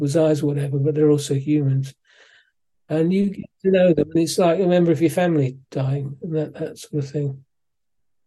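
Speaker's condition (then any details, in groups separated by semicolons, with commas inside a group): Parkinson's disease; physiotherapy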